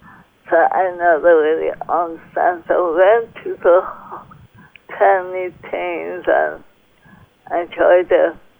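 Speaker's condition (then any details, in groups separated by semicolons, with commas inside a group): Cerebral palsy; speech impaired since childhood, unnoticed until adulthood, therapist Philip helped forming words; noticeable to listeners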